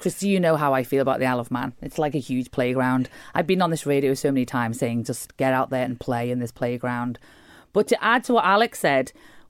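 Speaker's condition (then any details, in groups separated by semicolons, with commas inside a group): No condition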